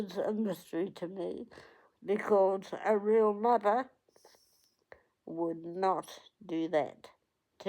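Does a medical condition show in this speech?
Yes: cerebral palsy; onset at 8 days old.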